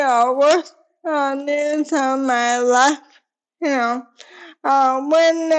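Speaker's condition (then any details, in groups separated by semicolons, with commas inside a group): ALS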